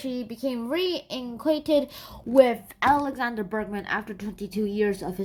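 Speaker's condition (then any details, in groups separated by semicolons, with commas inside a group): No condition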